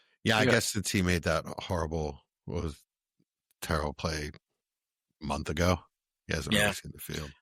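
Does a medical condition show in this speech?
No.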